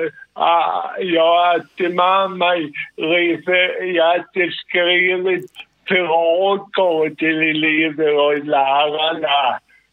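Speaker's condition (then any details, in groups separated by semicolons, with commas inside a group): Cerebral palsy; sudden involuntary jerks, considered a functional impairment not a disease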